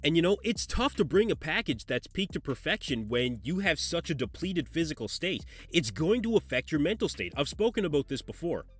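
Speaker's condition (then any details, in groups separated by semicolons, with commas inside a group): No condition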